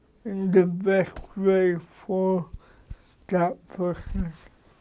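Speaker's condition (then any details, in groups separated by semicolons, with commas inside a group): Cerebral palsy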